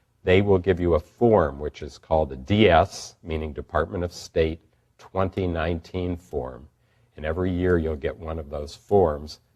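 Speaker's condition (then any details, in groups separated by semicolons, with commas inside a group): No condition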